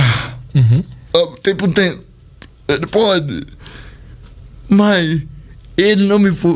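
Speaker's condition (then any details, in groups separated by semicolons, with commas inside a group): Cerebral palsy; speech not normal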